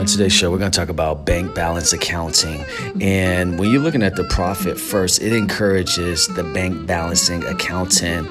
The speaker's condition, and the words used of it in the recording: None; typical speech.